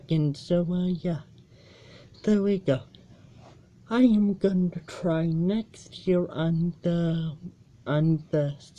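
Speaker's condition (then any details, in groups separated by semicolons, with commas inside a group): Cerebral palsy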